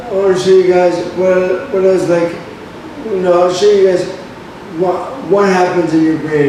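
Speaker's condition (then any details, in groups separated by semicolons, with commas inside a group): Brain injury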